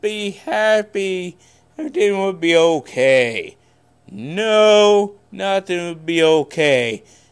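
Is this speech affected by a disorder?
Yes: cerebral palsy; congenital cerebral palsy.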